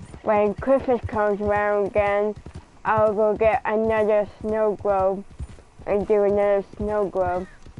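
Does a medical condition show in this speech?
Yes: cerebral palsy.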